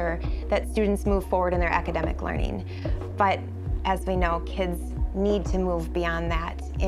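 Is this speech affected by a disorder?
No.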